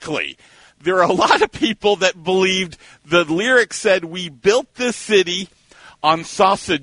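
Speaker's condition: No condition

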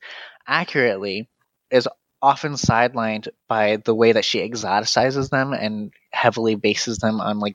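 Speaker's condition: No condition

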